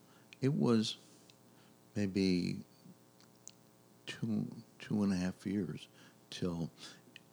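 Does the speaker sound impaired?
Yes: aphasia after stroke; stroke during heart procedure for suspected blockage, sedated, breathing tube, 5 days in ICU; over 7 years recovery, speech therapy with Rebecca, Katie Murphy, CrossFit with Mesa, public speaker; very hard time speaking, knows what to say, speech returned after about two and half years.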